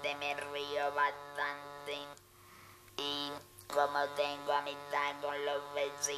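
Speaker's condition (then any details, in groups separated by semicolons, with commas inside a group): Total laryngectomy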